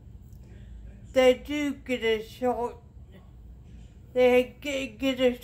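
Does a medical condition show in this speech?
Yes: traumatic brain injury.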